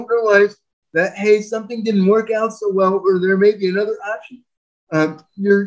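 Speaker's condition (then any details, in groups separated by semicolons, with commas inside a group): Spastic quadriplegic cerebral palsy; spastic quadriplegic, permanent wheelchair user; speaks clearly, easily understood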